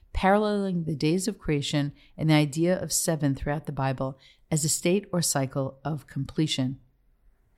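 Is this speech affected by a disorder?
No.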